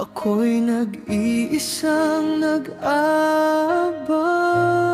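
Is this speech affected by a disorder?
No.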